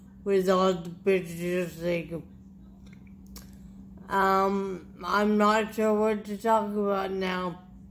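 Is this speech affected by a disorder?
Yes: traumatic brain injury.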